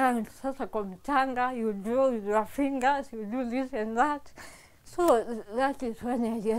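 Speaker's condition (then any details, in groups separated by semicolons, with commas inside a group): Cerebral palsy; from birth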